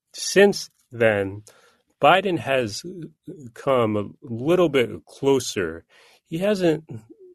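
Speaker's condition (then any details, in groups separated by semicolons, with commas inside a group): Stuttering; no stuttering when singing, singing uses a different neural pathway; repeated sounds, prolonged sounds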